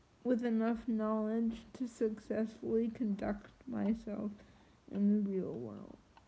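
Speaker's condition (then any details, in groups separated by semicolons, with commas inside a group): Triplegic cerebral palsy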